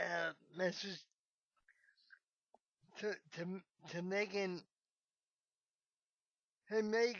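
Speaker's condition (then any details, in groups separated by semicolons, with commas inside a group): Cerebral palsy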